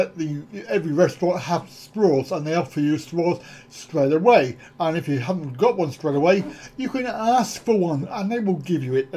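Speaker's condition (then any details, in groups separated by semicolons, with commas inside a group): Cerebral palsy; since birth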